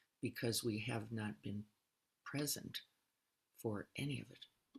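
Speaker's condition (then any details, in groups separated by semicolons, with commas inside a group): No condition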